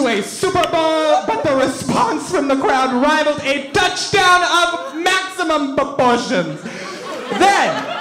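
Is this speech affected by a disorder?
No.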